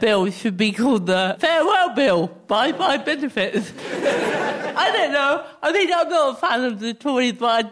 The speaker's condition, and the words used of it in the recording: Cerebral palsy. And by the way, don't you think speech impediment is a really bloody hard thing to say as well?